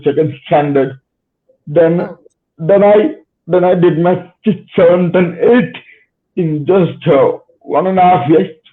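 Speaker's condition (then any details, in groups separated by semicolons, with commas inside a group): Cerebral palsy; spastic type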